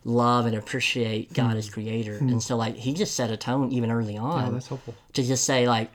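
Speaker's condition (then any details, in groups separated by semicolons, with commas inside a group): Cleft lip and palate; congenital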